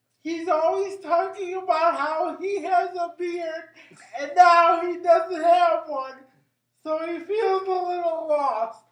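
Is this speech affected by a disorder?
Yes: cerebral palsy; brain injury.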